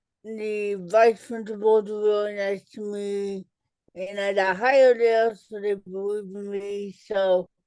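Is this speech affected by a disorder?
Yes: cerebral palsy; childhood speech delay.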